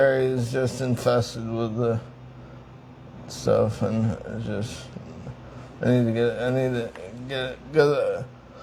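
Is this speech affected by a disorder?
Yes: traumatic brain injury.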